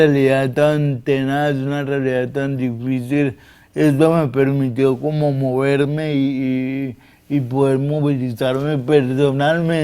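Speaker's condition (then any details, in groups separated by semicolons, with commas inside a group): Cerebral palsy; difficulty speaking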